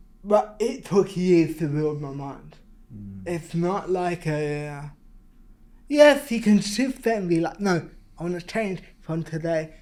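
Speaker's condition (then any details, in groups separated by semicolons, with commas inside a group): Cerebral palsy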